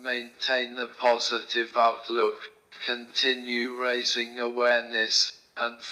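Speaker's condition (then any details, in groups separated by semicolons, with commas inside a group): Motor neurone disease; right hand onset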